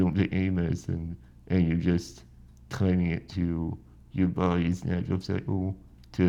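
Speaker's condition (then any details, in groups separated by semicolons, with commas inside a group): Spinal muscular atrophy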